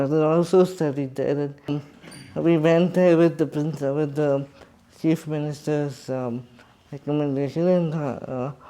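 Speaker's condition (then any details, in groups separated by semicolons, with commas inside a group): Cerebral palsy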